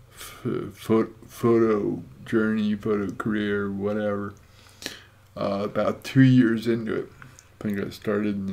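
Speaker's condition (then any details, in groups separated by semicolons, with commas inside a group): Cerebral palsy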